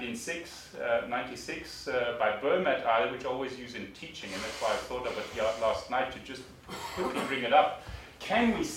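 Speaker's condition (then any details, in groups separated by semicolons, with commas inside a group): No condition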